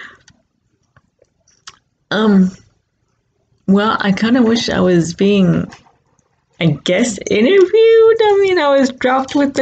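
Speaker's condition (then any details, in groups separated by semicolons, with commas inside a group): Cerebral palsy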